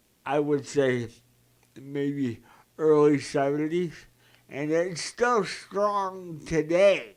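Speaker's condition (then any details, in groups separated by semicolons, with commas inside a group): Cerebral palsy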